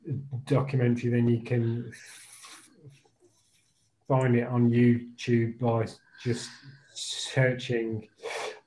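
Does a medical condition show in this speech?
Yes: stammer; stammer since childhood, hard reading aloud at school, phone calls, ordering train tickets, phone callers hung up thinking prank call; still stammers, lockdown impacted stammer, had mask made saying i stammer, you'll have to wait; sound, word and phrase repetitions, part-word repetitions, fillers like um and uh; here blocks.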